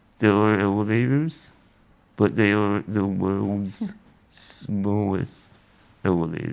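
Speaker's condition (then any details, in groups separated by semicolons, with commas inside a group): Spinal muscular atrophy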